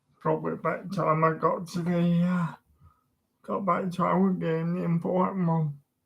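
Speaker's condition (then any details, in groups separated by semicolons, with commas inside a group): Cerebral palsy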